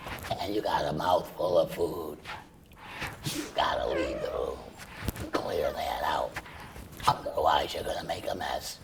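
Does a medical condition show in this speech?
Yes: laryngectomy for laryngeal cancer.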